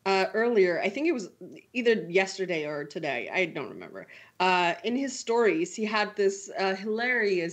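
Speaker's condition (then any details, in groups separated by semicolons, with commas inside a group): No condition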